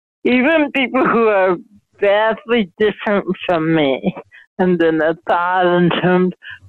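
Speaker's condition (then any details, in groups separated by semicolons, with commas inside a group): Mild cerebral palsy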